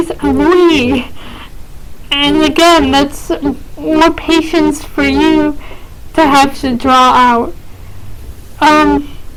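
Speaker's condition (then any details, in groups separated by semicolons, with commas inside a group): Cerebral palsy, mild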